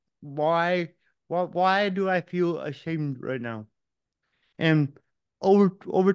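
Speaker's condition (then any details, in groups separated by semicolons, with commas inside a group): Cerebral palsy; diagnosed age one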